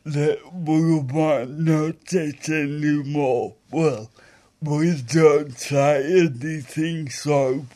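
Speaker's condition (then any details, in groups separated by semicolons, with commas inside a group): Stroke with aphasia; acquired brain injury from stroke, disability mostly in brain controlling muscles, balance issues, walks funny; about 10 years since stroke; talks funny, a bit of aphasia, thinking fine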